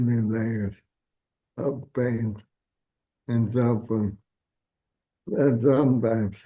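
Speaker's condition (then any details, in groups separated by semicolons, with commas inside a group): ALS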